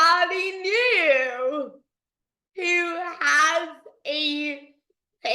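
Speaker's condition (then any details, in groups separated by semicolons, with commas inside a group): Dystonia; affected walking; voice emerged after therapy sessions, previously not talking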